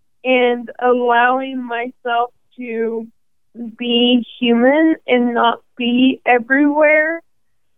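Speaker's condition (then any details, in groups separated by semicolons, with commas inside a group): ALS; considering walking device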